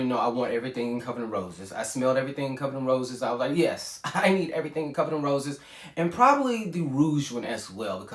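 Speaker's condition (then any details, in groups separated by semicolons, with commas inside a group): No condition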